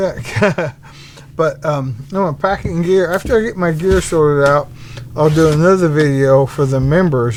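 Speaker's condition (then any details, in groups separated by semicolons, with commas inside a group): ALS; bulbar-upper onset, tongue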